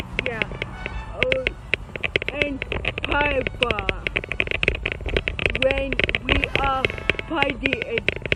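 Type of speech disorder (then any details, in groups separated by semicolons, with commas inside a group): Apraxia of speech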